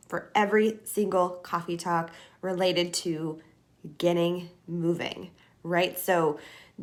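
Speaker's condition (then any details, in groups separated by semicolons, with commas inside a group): No condition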